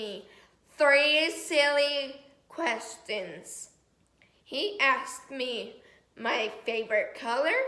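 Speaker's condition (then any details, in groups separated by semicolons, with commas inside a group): Cerebral palsy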